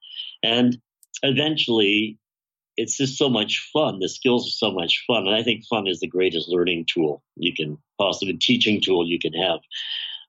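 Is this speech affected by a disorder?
Yes: bilateral cleft lip and palate, severe; congenital bilateral cleft lip and palate, most serious case in British Columbia at birth, facial disfigurement; voice very distorted in childhood, hardly understandable, huge palate cleft, singing helped develop voice.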